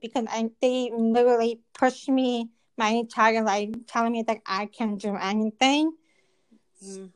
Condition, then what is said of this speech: Deafness. So I apologize in advance if I'm not speaking clearly or if I can't understand the question.